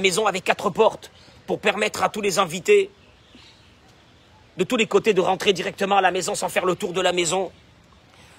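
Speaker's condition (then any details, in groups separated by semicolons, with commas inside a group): No condition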